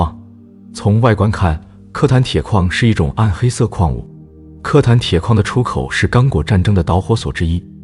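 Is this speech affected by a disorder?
No.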